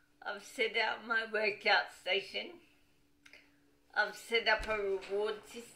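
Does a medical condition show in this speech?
Yes: cerebral palsy, dystonic.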